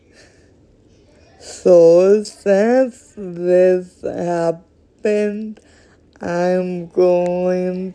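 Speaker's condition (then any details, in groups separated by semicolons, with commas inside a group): ALS; lifelong neurodivergent tendency to switch accents randomly; accent-switching episode started today, ALS speech worsened towards end of recording, recording stopped; random accent changes, sounds like a drunk baby after talking too much, needs talk breaks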